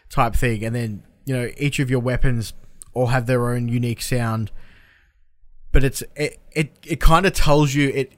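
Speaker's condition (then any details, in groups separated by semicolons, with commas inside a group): No condition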